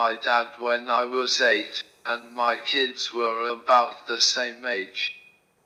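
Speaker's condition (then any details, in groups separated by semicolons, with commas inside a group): Motor neurone disease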